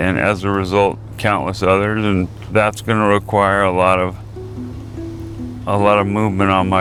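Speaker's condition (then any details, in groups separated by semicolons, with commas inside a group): ALS; slurred speech, sounds drunk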